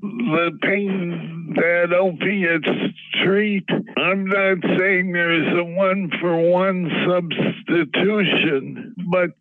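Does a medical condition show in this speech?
Yes: Parkinson's disease.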